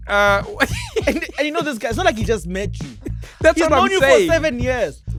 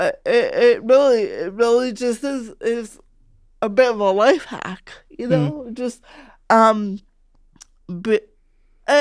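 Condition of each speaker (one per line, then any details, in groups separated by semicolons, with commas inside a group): No condition
Cerebral palsy; present since childhood; speech sounds unusual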